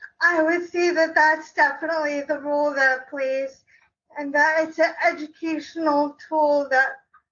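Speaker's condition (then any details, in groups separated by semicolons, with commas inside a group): Cerebral palsy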